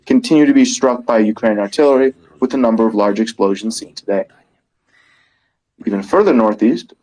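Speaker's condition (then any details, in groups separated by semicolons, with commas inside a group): No condition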